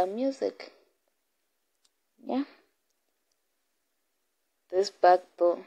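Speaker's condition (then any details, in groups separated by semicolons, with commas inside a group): No condition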